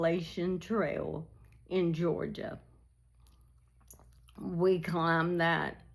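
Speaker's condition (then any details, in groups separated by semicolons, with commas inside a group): ALS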